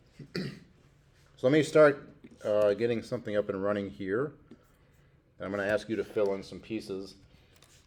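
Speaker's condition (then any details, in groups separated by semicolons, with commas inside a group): No condition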